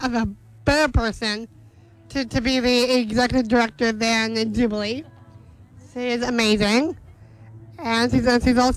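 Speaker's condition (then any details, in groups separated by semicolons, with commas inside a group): Down syndrome; intellectual disability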